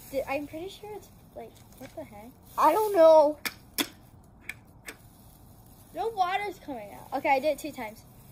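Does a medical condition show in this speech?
No.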